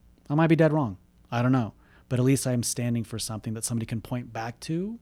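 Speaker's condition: No condition

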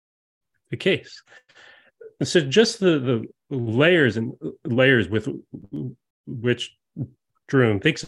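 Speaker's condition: Stutter; childhood onset, neurological and genetic basis, persists for life, no cure; recorded via zoom, video call lag makes turn-taking hard; blocking moments, daily speaking situations very difficult, anticipates stuttering in everyday moments; repeated words, prolonged sounds

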